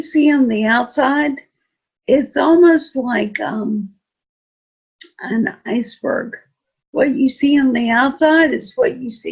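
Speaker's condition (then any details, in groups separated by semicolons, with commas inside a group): Friedreich's ataxia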